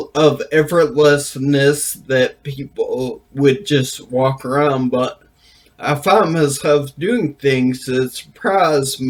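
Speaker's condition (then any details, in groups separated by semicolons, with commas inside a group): Brain injury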